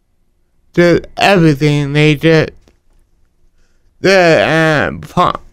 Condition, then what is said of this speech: Cerebral palsy. So walking, talking, stuff like that is affected.